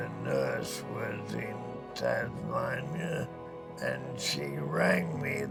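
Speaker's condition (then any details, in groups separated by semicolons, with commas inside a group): MND; first symptoms in speech; two years to diagnose, can no longer play guitar; speech affected first, can no longer sing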